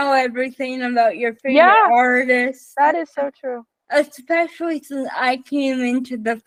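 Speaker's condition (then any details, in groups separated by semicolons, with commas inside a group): Spastic cerebral palsy, mixed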